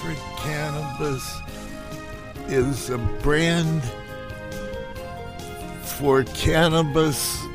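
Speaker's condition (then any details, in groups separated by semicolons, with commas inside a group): Parkinson's disease; Parkinson's disease diagnosed about 15 years ago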